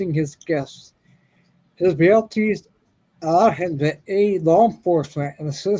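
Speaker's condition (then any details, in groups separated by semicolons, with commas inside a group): Ataxia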